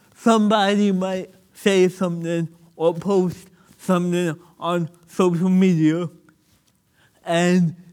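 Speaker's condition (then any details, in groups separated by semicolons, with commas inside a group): Cerebral palsy; cord around neck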